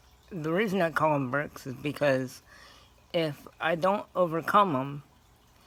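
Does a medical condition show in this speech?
Yes: cerebral palsy; scoliosis.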